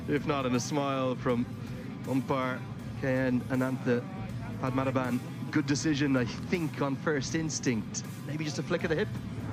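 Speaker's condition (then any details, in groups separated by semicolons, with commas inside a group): No condition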